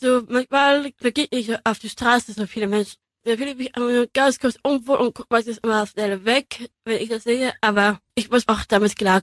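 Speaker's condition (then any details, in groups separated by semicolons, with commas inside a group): Down syndrome; trisomy 21, three copies of chromosome 21, genetic anomaly; age 24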